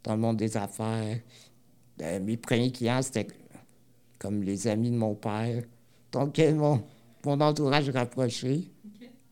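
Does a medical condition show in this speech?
Yes: spinal muscular atrophy type 2; muscles do not develop, movement limited to right hand fingers, wheelchair user; works with ventilator, more energy with it.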